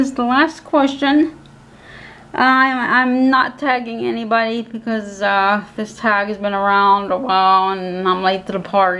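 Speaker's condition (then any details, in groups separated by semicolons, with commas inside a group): Cerebral palsy; physical handicap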